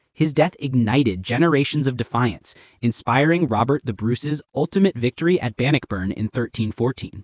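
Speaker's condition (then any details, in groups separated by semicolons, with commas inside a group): No condition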